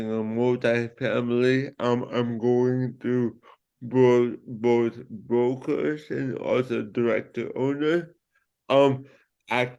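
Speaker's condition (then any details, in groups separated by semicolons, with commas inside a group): Cerebral palsy; present from birth; speech slightly different, may sound drunk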